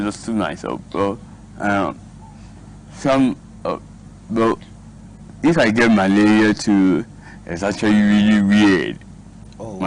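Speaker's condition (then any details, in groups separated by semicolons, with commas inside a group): Cerebral palsy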